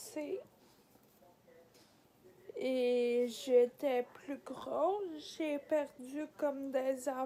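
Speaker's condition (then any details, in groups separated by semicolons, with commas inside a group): Ataxia; degenerative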